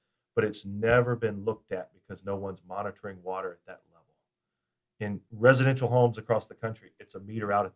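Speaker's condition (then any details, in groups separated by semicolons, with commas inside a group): No condition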